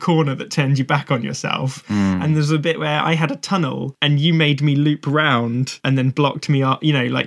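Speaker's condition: No condition

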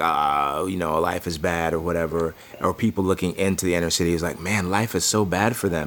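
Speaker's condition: No condition

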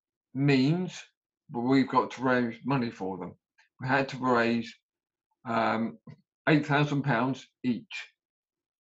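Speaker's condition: Aphasia after stroke; about ten years since stroke, self-described aphasia stage seven of seven

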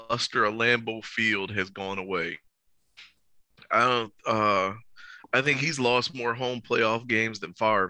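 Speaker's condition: No condition

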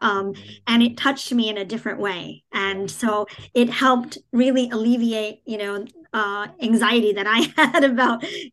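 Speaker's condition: Cleft palate, cleft palate without cleft lip

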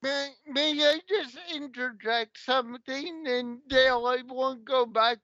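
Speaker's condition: Cerebral palsy; takes a while to walk off stage

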